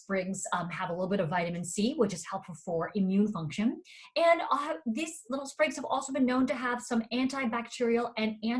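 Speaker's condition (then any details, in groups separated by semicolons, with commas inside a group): No condition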